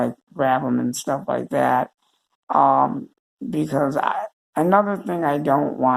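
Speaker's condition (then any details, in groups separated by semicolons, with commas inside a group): Cerebral palsy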